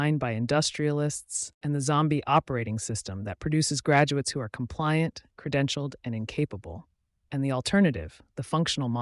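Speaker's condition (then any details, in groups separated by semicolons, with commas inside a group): No condition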